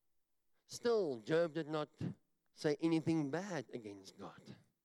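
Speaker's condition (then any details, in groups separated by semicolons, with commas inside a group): Cleft palate; talks funny, self-described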